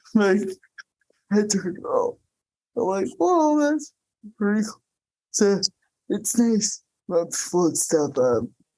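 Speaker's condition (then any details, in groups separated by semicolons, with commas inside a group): Cerebral palsy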